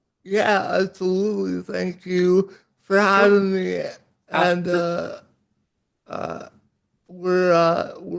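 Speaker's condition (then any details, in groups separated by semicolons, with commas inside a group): Cerebral palsy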